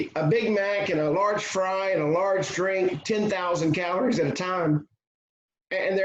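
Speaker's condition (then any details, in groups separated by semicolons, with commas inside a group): No condition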